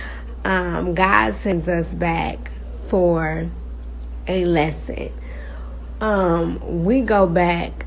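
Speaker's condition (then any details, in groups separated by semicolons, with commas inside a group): Cerebral palsy, spastic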